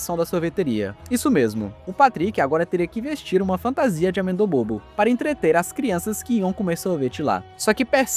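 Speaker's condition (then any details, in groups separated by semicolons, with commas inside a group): No condition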